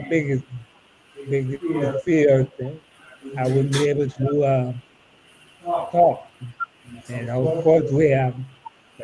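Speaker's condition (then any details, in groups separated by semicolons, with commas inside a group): ALS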